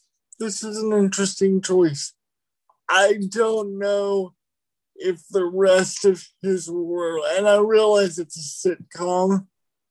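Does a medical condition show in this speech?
Yes: cerebral palsy.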